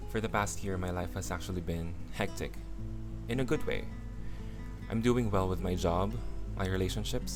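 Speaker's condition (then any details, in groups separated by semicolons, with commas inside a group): No condition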